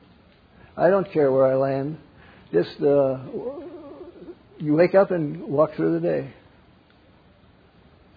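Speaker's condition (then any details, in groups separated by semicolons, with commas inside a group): Parkinson's; wakes up around 3 am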